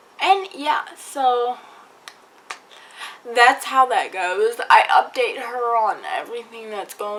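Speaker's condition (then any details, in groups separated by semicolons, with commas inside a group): Cerebral palsy; spastic type, possibly mixed, never fully evaluated; Botox injections, uses wheelchair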